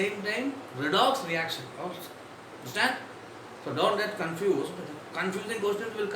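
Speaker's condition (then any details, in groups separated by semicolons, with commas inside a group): No condition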